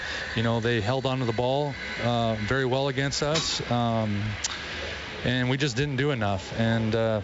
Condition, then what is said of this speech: None; typical speech.